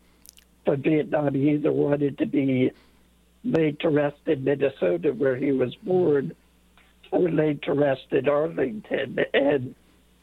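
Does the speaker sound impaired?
Yes: late-onset Pompe disease; onset age 5-6, misdiagnosed as muscular dystrophy at 23 for 26 years; infusion treatment, over 250 infusions, service dog Coppola from Canine Companions, physical activity limited.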